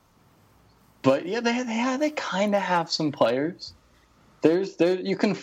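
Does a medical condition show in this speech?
No.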